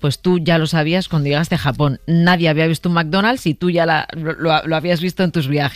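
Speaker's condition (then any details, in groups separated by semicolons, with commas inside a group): No condition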